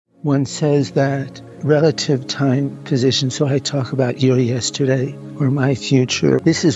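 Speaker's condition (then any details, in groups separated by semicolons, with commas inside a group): Parkinson's; hidden in early stages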